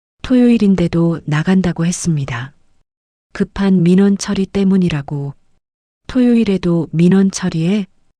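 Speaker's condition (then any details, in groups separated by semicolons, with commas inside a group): No condition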